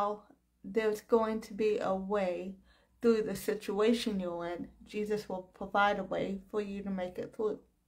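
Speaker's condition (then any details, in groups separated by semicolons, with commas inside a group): Cerebral palsy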